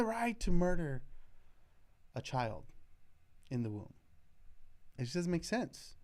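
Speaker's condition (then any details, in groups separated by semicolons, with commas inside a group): No condition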